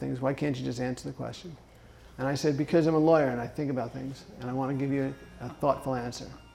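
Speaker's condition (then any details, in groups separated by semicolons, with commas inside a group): Parkinson's disease; timed medication with alarm, exercise beyond comfort zone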